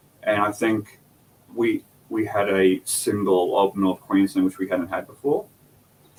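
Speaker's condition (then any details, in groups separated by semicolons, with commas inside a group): No condition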